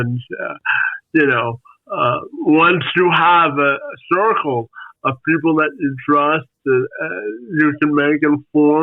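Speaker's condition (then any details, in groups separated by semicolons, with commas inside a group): Spastic quadriplegic cerebral palsy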